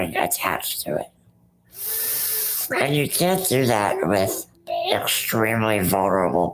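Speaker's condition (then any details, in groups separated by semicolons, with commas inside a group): Rare muscular dystrophy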